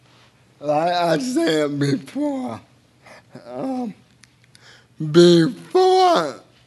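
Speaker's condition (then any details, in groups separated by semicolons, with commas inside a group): Cerebral palsy; speech a little unclear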